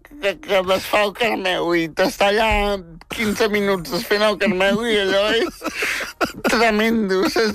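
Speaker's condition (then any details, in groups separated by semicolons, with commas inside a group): Spastic tetraplegic cerebral palsy; aged 26, no further improvement expected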